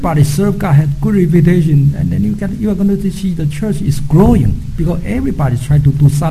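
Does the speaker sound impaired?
No.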